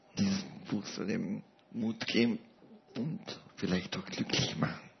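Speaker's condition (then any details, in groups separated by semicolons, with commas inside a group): Paralysis with ventilator dependence; paralysis since seventh month of life, ventilator since 2006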